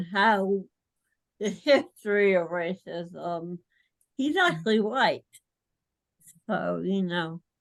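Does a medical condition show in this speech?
Yes: cerebral palsy.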